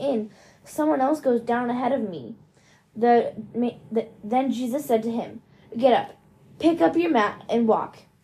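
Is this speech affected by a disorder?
Yes: stutter; stutters sometimes; here repeated sounds, prolonged sounds.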